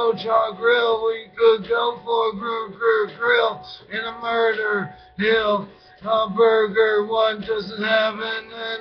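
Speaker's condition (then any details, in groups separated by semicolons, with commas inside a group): Brain injury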